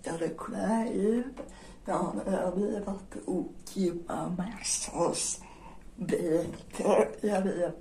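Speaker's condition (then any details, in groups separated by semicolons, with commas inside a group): Generalized dystonia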